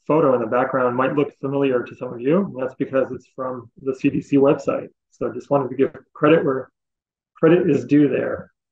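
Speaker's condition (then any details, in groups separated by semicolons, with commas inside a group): No condition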